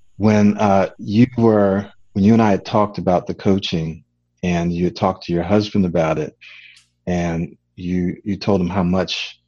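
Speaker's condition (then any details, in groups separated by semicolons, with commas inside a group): No condition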